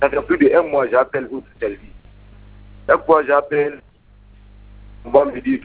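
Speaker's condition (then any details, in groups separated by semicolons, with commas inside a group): No condition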